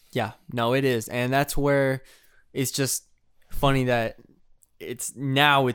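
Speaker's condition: No condition

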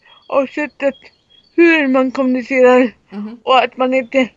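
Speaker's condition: Cerebral palsy; severe, wheelchair user

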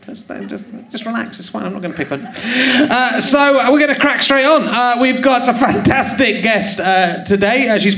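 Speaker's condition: No condition

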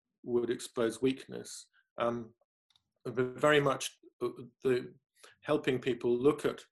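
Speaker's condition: Stammer; stammer since childhood; stammers openly, accepts own stuttering voice, keeps stuttering in edited videos; stammers mainly on hard consonants, worse when tired or nervous, formerly long-winded word substitution, avoidance; repeated sounds

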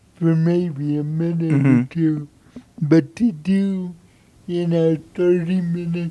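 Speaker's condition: Cerebral palsy; from birth, brain injury disrupting messages between brain and body, therapy in childhood; no medication

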